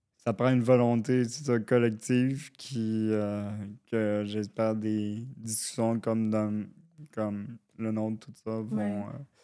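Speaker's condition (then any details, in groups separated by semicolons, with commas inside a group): Cerebral palsy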